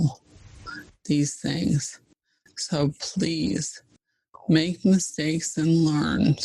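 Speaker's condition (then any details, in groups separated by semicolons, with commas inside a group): ALS (Lou Gehrig's disease); voice wonky, full voice earlier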